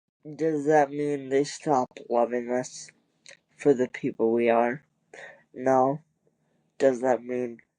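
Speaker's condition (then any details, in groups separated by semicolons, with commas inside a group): Cerebral palsy; wheelchair user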